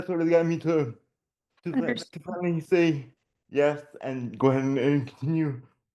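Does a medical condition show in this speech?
Yes: generalized dystonia.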